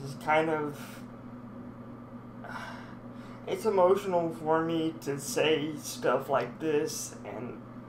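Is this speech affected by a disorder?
Yes: cerebral palsy; speech sometimes affected.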